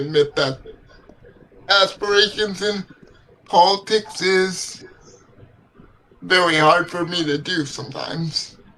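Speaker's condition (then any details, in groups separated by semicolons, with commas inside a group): Cerebral palsy; legs affected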